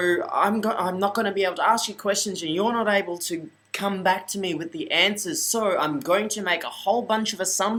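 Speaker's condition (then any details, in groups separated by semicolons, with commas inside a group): No condition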